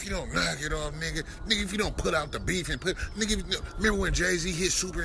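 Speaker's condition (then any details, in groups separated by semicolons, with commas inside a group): No condition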